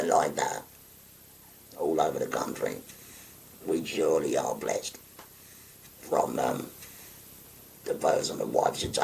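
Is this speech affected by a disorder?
Yes: laryngectomy; total laryngectomy.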